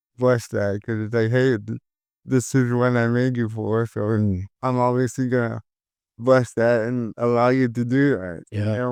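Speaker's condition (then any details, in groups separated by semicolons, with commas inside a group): Cerebral palsy; caused by stroke at birth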